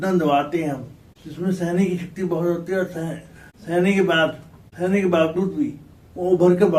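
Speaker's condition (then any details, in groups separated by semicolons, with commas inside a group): Cerebral palsy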